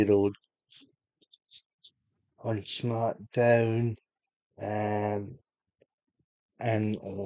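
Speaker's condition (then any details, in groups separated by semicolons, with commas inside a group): Cerebral palsy; unable to walk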